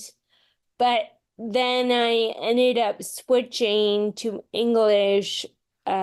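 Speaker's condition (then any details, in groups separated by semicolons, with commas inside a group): Friedreich's ataxia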